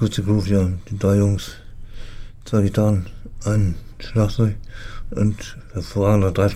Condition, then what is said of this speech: Parkinson's disease. Das Kognitive, das Denken, Gedächtnis, Sprache und so weiter ist gar nicht betroffen.